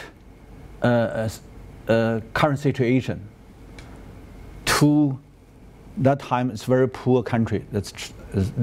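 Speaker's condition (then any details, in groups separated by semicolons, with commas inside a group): No condition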